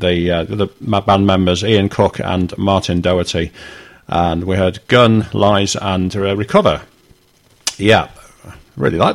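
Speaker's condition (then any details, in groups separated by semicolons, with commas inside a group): No condition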